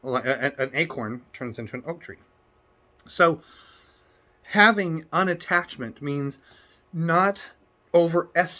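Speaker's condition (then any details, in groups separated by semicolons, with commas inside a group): No condition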